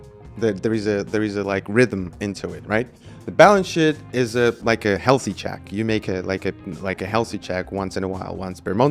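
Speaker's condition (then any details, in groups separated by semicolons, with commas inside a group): No condition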